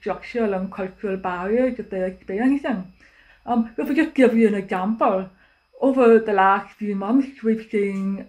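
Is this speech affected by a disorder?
Yes: deafness; cannot use telephone; uses live captions during recording, face-to-face video on Teams helps, face masks hinder communication.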